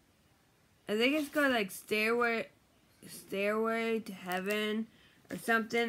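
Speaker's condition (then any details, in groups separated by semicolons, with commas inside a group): Brain injury; memory problems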